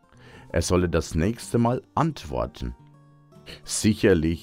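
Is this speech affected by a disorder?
No.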